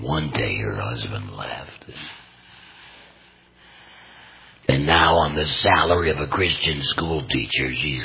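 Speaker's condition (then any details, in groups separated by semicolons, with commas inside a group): Total laryngectomy; no pain speaking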